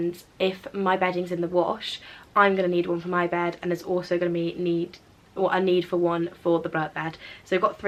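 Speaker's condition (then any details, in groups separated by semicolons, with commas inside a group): No condition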